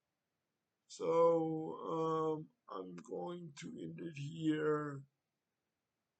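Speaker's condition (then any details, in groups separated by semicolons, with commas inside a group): Cerebral palsy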